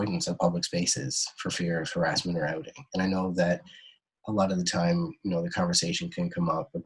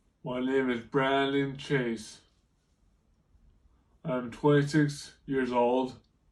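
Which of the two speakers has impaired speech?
The second: brain injury; car crash, permanent damage, balance and coordination difficulties, unsteady gait; about 5 years since injury, relearned walking, talking, feeding; dysarthria, relearned how to talk.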